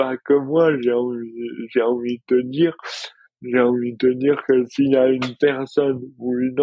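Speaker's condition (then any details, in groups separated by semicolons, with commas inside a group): Dystonia; from birth, involuntary contractions, affects fine motor skills; bouts of heavy daytime fatigue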